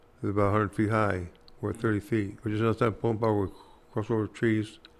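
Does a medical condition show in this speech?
Yes: Parkinson's disease; hard time walking.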